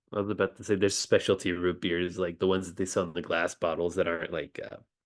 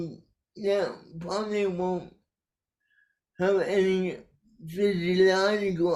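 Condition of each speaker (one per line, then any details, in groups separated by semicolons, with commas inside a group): No condition
Cerebral palsy; caused by brainstem aneurysm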